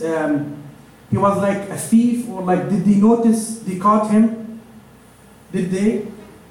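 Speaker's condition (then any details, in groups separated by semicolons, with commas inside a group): No condition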